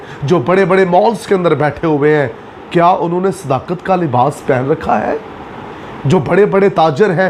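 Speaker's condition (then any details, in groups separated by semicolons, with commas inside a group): No condition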